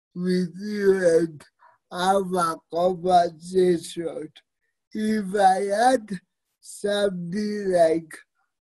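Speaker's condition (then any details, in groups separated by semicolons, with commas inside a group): Cerebral palsy; fine motor skill challenges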